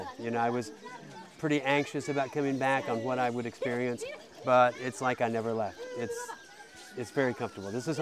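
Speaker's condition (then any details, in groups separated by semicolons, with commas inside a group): No condition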